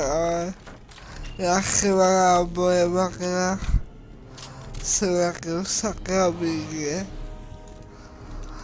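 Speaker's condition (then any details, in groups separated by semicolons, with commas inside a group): Cerebral palsy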